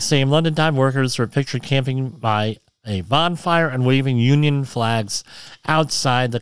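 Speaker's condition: Cleft lip and palate

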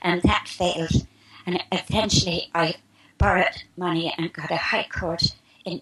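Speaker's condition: Spasmodic dysphonia; about 3 years since onset

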